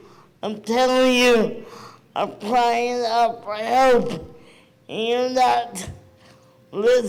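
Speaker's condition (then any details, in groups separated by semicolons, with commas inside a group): Cerebral palsy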